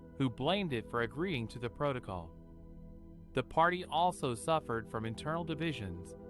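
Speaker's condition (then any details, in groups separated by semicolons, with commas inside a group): No condition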